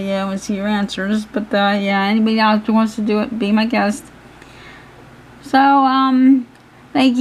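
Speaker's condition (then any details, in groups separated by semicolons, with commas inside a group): Cerebral palsy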